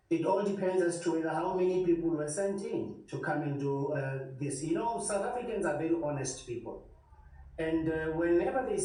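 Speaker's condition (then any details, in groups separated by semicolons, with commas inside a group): No condition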